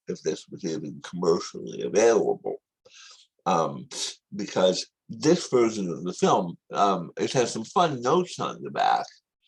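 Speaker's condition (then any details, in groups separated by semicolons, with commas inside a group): Tongue cancer surgery; still recovering from tongue surgery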